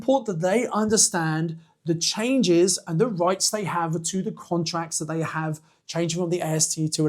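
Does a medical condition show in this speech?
No.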